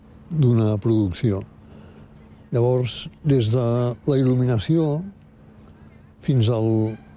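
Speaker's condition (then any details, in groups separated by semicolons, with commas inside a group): Parkinson's disease; progressive, onset about 15 years before death at 79; mild, progressively worsening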